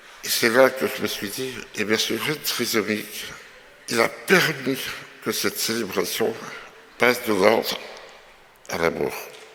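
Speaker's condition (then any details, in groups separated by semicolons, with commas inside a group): Myopathy; progressive loss of all limbs, muscle weakness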